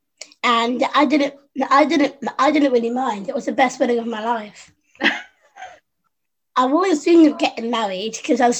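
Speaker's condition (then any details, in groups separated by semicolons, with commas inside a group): Down syndrome; congenital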